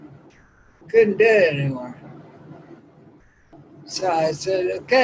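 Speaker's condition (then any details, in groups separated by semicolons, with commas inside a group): Ataxia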